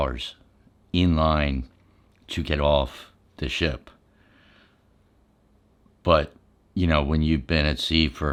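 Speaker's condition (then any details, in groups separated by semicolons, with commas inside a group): No condition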